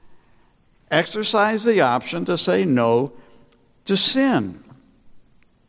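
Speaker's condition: No condition

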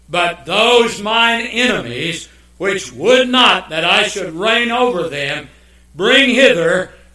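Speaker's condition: No condition

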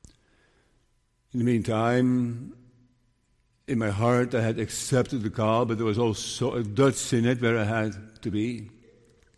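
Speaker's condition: Parkinson's disease; still preaching

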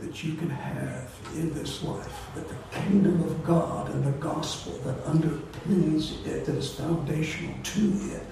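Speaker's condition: Voice disorder; not contagious

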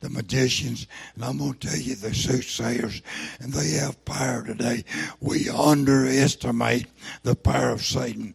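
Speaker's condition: Throat cancer, lost vocal cord

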